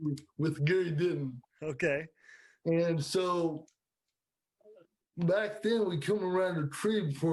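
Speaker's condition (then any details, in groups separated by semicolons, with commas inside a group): Cerebral palsy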